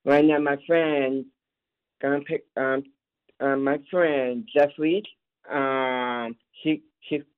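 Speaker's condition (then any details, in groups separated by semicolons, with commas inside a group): Down syndrome; describes self as very capable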